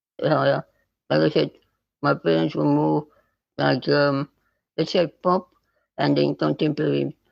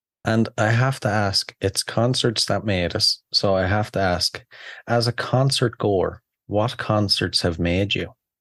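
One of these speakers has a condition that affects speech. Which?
The first: spinal muscular atrophy type 2; type 2, progressive muscle wasting.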